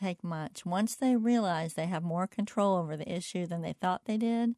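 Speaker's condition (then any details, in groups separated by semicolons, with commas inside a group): Cleft palate; communication disorder, helped by speaking with intent and more effort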